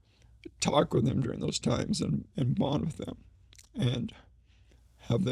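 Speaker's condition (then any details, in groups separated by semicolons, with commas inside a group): ALS; slowly progressing form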